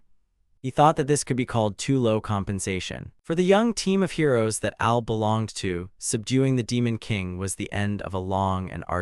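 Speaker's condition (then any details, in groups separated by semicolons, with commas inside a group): No condition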